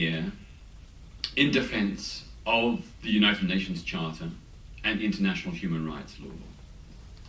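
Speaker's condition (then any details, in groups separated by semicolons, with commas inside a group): No condition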